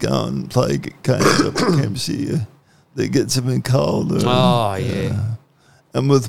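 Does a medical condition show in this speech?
Yes: cerebral palsy; once cold stays cold.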